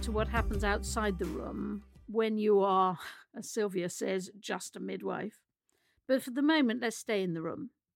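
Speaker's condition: No condition

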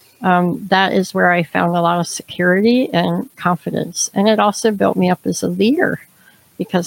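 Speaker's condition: Cleft palate, severe; speech now clear enough for public speaking

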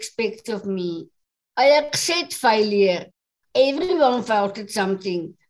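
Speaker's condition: Down syndrome; English is second language

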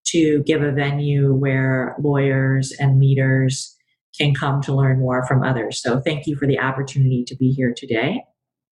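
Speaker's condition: No condition

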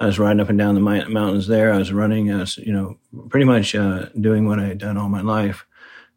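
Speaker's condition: Parkinson's disease; heavy weightlifting

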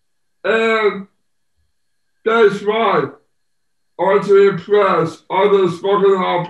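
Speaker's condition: Down syndrome

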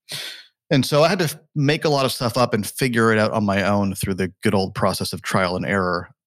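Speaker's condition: No condition

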